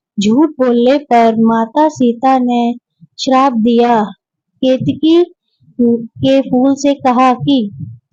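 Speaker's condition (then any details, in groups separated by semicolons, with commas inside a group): No condition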